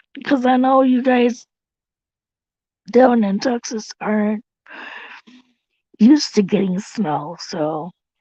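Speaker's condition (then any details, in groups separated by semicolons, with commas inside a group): Cerebral palsy; tracheotomy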